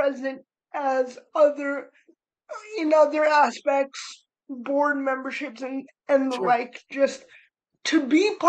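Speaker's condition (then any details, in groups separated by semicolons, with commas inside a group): Cerebral palsy; spastic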